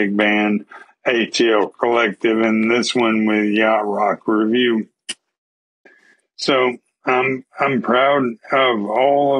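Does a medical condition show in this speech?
Yes: ALS.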